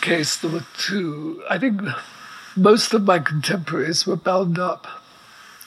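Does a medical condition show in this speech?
Yes: ALS; progressive neuromuscular illness, effectively quadriplegic, paralyzed from neck down, wheelchair within six months of diagnosis; very weak voice needing amplifier, respirator audible in background.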